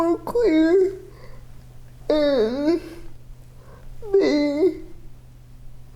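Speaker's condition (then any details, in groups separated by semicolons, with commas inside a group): Cerebral palsy, athetoid, severe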